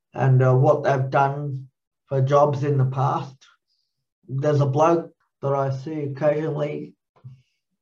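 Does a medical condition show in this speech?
Yes: cerebral palsy; mild, born 12 weeks premature, maternal blood poisoning, fine motor hands, mild cognitive issues.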